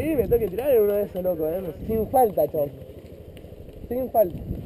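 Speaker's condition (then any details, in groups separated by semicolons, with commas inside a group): No condition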